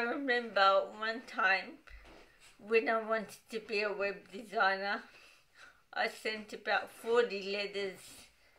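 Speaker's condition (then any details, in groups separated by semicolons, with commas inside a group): Dystonic cerebral palsy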